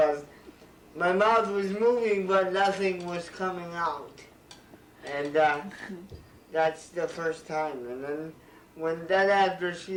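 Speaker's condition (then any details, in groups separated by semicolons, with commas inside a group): Cerebral palsy; diagnosed in childhood; speech therapy two years before kindergarten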